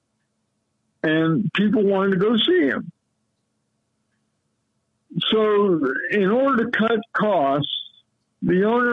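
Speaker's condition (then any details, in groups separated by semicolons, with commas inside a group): Cerebral palsy; lifelong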